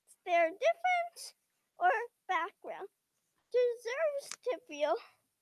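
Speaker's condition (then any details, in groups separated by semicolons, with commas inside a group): Cerebral palsy; periventricular leukomalacia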